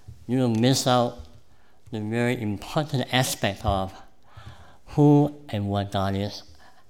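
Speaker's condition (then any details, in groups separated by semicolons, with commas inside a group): Cleft palate; congenital cleft palate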